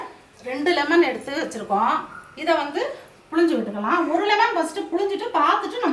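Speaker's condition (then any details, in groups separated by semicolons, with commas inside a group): No condition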